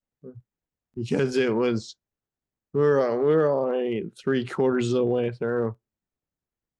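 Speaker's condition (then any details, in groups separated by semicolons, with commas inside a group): Friedreich's ataxia; earlier shortness of breath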